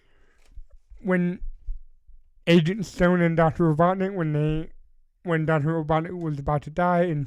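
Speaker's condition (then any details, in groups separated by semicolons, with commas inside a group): Cerebral palsy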